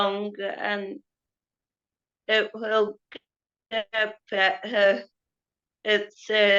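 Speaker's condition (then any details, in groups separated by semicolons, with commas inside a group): Cerebral palsy; previously muscle relaxants for leg spasms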